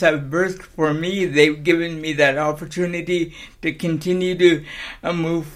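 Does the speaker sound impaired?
Yes: cerebral palsy.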